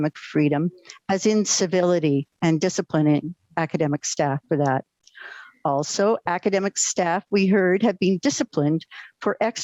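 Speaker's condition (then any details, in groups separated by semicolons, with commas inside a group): No condition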